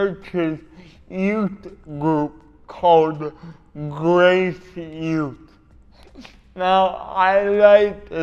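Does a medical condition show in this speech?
Yes: cerebral palsy; uses adaptive equipment.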